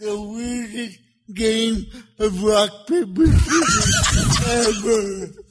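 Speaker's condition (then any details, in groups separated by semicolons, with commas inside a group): Cerebral palsy; hand and arm movement affected, difficulty doing high fives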